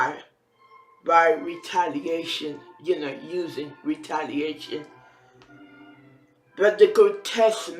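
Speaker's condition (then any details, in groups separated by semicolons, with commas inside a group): Facial palsy; can barely hear own speech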